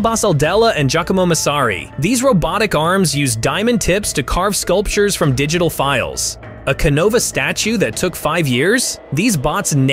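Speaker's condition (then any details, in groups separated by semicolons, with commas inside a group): No condition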